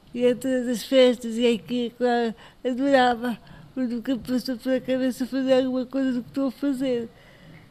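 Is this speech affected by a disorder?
Yes: cerebral palsy; from prolonged birth, not sitting at six months, hands not opening well, walked only at ten; electric wheelchair, largely independent, asks others to take money from wallet, music rehearsals at Associação de Paralisia Cerebral de Coimbra.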